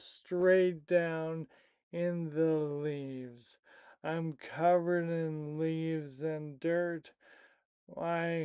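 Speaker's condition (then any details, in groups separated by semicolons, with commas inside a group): Primary lateral sclerosis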